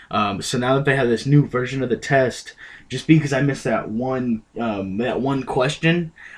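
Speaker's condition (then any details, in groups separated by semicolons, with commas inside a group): No condition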